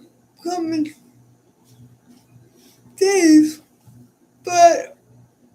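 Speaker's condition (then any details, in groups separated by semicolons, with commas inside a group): Cerebral palsy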